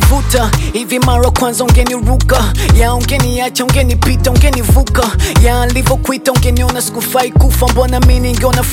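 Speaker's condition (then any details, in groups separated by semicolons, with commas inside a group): No condition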